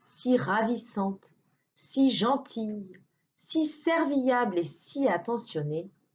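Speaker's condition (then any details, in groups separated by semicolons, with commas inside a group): No condition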